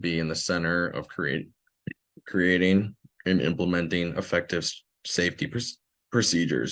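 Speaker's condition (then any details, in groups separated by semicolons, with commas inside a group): No condition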